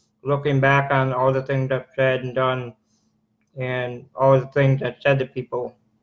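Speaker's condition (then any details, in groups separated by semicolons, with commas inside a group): Cerebral palsy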